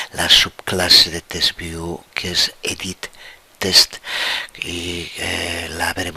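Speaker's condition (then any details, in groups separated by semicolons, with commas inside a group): No condition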